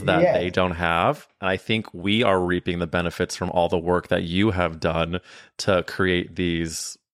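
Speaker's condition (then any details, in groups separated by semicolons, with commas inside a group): No condition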